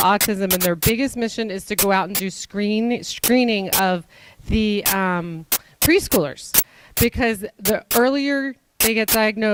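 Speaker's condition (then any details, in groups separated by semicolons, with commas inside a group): No condition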